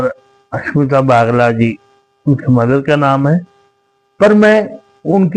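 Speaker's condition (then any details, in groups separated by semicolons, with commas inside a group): Cerebral palsy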